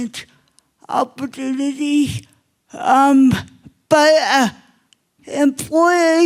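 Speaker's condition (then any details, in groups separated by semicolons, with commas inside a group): Cerebral palsy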